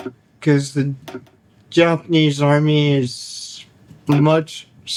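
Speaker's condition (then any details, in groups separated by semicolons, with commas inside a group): Cerebral palsy; only one hand usable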